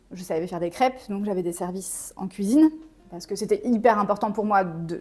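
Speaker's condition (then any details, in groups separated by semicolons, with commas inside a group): No condition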